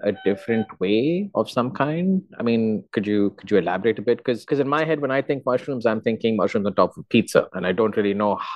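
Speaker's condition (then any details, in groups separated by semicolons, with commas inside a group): No condition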